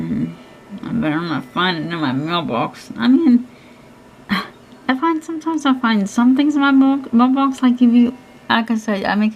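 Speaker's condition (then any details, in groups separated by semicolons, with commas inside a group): Cerebral palsy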